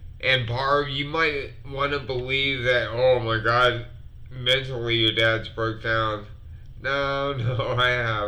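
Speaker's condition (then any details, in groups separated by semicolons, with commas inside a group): Multiple sclerosis; sometimes hard to breathe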